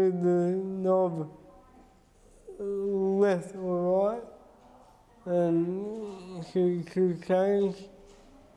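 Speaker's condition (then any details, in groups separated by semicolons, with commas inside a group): Cerebral palsy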